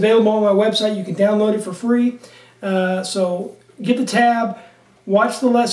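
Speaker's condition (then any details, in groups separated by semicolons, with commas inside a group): No condition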